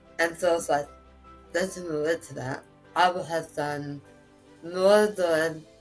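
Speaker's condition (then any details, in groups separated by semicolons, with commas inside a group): Tongue cancer with glossectomy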